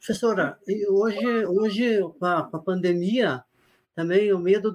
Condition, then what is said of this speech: Parkinson's disease. Estou meio assim travadinho, mas é por pouco tempo, é porque eu sou portador de Parkinson